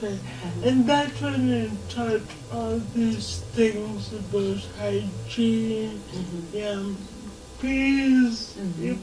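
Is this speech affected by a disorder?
Yes: cerebral palsy; since birth, affects muscles and joints, walks and moves independently, early intervention and therapy in childhood; age 26; slow speaker, listeners take time to understand, speaks verbally.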